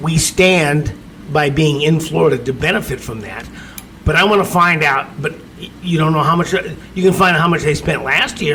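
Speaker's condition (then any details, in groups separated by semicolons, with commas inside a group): No condition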